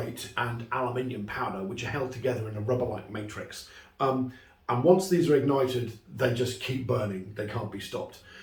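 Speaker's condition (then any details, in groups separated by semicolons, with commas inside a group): No condition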